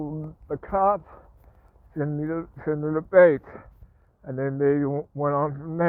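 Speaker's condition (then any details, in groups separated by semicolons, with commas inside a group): Parkinson's; speech impediment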